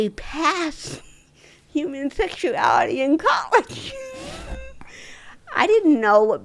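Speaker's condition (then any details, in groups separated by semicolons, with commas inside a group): Dystonia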